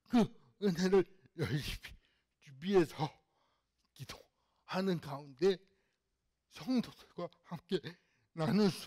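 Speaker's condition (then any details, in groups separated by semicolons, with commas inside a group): Cerebral palsy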